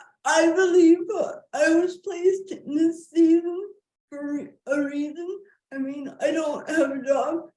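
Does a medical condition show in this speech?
Yes: cerebral palsy; wheelchair user.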